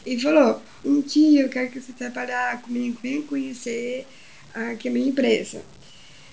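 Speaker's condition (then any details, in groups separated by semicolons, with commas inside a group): Down syndrome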